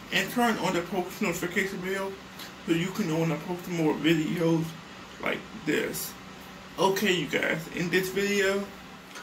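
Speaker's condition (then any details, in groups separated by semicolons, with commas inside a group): Cerebral palsy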